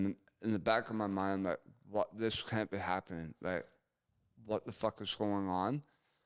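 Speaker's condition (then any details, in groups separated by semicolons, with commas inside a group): Gunshot injury to chin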